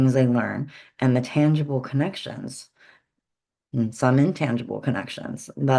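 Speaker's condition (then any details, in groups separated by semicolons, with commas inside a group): No condition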